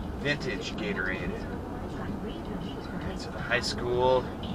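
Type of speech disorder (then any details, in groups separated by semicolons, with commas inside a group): None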